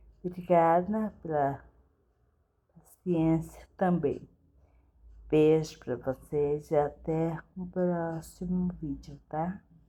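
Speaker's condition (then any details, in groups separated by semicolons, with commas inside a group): Cerebellar ataxia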